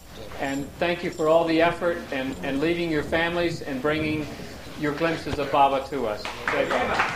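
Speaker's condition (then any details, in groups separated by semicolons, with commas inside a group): No condition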